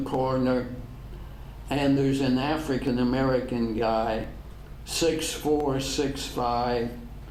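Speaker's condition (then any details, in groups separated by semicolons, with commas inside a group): ALS; degenerative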